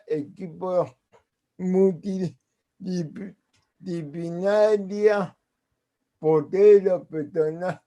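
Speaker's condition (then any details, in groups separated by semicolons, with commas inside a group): Cerebral palsy; from birth; speaks as if with potato in mouth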